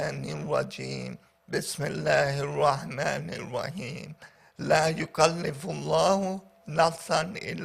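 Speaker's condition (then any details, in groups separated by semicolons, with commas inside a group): Paraplegia with essential tremor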